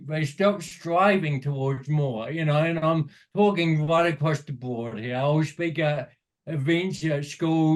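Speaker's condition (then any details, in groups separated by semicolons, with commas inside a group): Cerebral palsy; speech therapy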